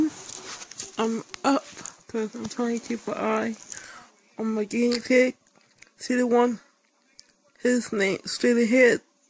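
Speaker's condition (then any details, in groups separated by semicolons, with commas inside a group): Speech impairment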